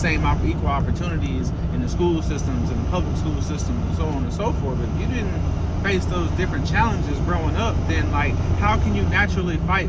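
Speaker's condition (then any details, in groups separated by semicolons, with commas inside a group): No condition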